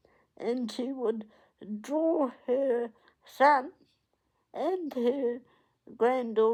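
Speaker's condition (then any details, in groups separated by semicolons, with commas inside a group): Cerebral palsy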